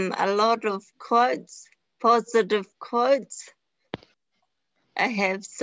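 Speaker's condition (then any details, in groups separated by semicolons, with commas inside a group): Traumatic brain injury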